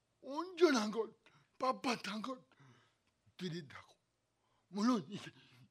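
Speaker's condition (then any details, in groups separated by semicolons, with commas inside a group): Cerebral palsy; two surgeries upcoming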